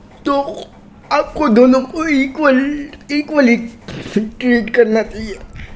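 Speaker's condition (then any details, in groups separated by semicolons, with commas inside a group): Cerebral palsy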